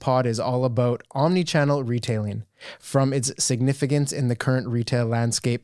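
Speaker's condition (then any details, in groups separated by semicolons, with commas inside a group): No condition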